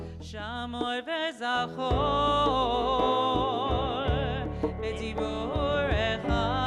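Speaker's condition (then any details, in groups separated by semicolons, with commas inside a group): No condition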